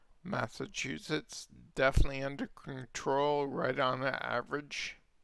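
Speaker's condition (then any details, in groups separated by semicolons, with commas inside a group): Multiple sclerosis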